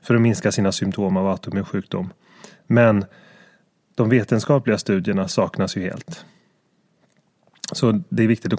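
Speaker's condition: No condition

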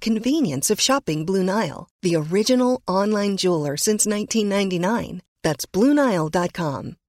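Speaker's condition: No condition

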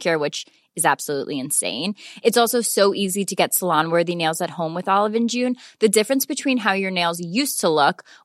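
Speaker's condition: No condition

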